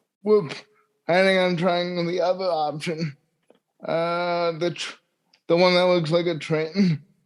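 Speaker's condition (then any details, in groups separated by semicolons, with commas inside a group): Cerebral palsy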